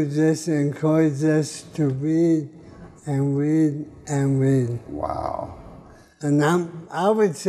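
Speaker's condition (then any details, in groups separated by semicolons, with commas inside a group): ALS (Lou Gehrig's disease)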